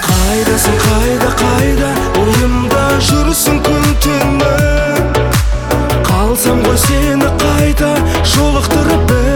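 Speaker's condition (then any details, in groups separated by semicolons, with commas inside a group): No condition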